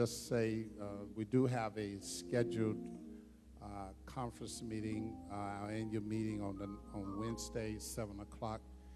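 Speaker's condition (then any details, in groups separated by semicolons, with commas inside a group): No condition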